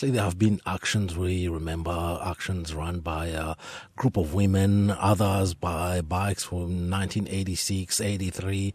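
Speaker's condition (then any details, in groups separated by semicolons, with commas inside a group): No condition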